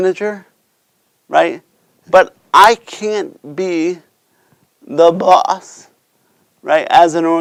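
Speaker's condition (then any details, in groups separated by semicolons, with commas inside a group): Cerebral palsy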